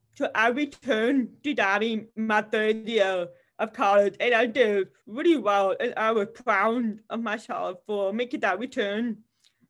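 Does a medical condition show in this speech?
Yes: deafness; cannot hear anything.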